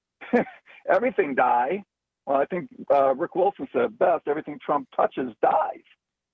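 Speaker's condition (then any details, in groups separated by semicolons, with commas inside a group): No condition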